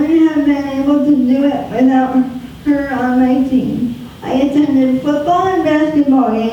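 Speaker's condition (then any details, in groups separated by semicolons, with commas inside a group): Spastic quadriplegic cerebral palsy; muscle tightness audible, especially when excited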